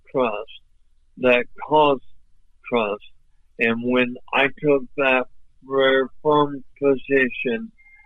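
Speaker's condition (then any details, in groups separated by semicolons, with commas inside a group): ALS; voice off but clear and understandable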